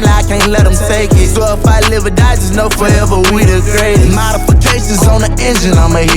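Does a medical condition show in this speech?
No.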